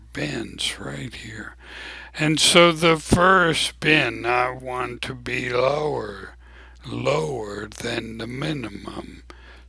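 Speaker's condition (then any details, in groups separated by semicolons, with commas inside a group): ALS; abnormally slow voice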